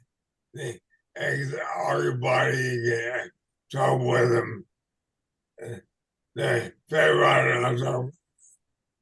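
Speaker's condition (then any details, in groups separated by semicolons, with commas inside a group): ALS/MND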